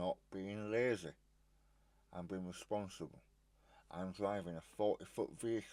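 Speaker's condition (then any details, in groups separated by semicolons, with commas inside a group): Stage 4 tongue cancer, hemiglossectomy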